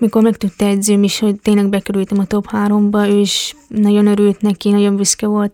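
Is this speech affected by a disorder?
Yes: hearing impairment; tried signing with japanese sign-language users at the competition.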